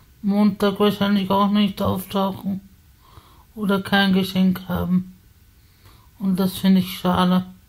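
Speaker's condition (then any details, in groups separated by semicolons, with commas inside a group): Spasticity from birth; multiple sclerosis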